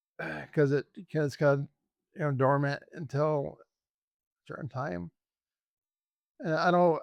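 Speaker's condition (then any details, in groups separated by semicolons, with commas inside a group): ALS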